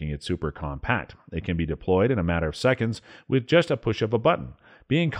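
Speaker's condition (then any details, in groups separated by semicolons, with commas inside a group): No condition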